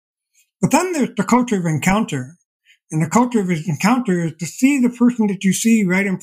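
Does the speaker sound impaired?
Yes: deafblindness; progressive, diagnosed at age 28, expects eventual total blindness.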